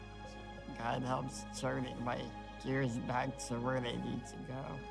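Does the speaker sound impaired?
Yes: Duchenne muscular dystrophy; progressive muscle wasting affecting all muscles, walked as child, stopped walking at age 7; age 29.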